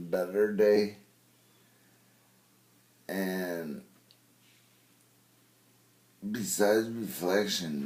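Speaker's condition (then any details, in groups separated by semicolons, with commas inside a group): Brain injury; car accident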